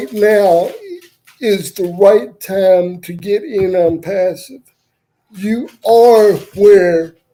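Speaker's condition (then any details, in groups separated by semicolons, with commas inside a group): Cerebral palsy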